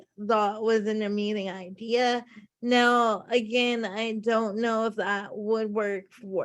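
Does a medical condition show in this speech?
Yes: cerebral palsy.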